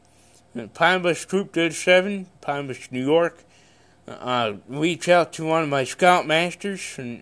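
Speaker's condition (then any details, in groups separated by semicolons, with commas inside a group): Cerebral palsy; congenital, no known medical cause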